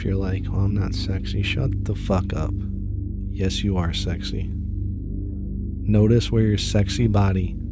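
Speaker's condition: No condition

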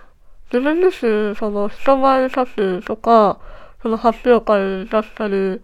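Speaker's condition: Treacher Collins syndrome, cleft palate

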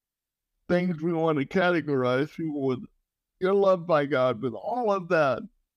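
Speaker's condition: Cerebral palsy

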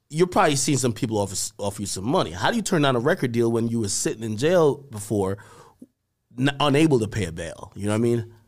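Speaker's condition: No condition

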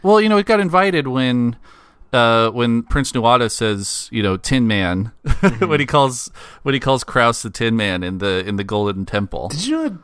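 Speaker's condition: No condition

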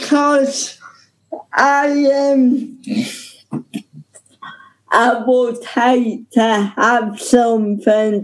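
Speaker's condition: Ataxic cerebral palsy; no breathing for 17 minutes

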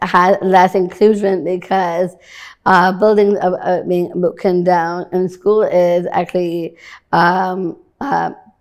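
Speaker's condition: Down syndrome

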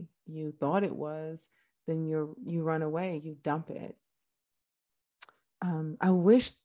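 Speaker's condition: No condition

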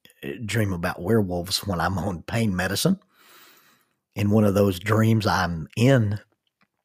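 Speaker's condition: No condition

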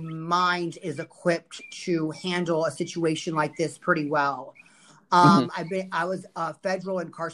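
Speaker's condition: Stuttering; stuttering since school years, teased for it; present-tense self-report of stuttering; prolonged sounds

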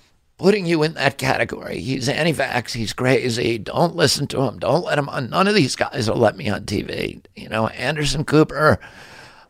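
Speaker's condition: Spasmodic dystonia; voice affected

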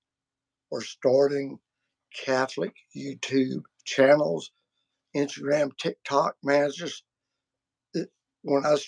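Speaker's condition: Vocal cord surgery; multiple vocal cord surgeries

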